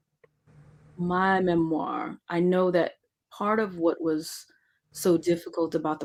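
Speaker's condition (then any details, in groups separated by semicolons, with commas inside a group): No condition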